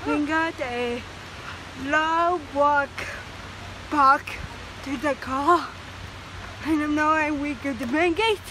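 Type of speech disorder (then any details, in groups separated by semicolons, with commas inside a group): Apraxia of speech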